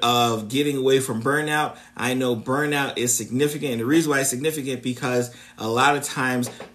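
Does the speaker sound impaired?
No.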